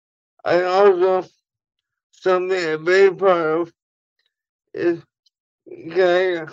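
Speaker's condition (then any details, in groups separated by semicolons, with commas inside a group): Cerebral palsy; laundry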